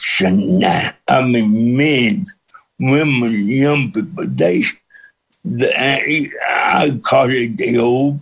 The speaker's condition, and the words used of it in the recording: Cerebral palsy. The moment I took to the pulpit, John, you know, about 5 minutes later, John really got into what I was saying.